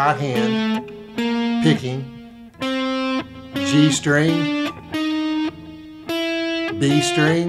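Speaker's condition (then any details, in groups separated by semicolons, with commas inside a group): No condition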